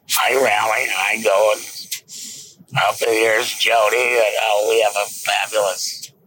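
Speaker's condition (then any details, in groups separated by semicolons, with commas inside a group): Laryngectomy; rattles esophagus like vocal cords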